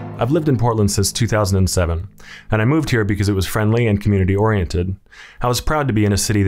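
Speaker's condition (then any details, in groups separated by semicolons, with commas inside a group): No condition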